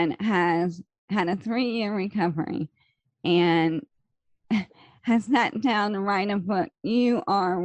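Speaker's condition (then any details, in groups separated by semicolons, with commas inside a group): ALS; slow progressing form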